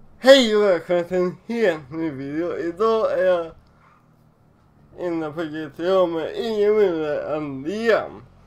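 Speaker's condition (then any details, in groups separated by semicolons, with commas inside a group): Cerebral palsy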